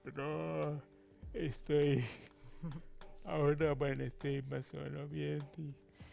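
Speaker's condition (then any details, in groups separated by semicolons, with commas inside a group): Friedreich's ataxia; genetic, from birth, cardiac involvement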